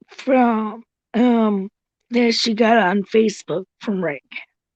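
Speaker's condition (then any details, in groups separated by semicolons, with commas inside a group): Cerebral palsy; tracheotomy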